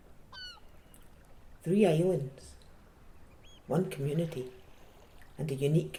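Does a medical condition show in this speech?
No.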